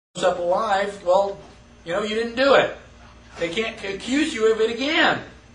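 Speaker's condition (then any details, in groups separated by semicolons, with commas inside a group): No condition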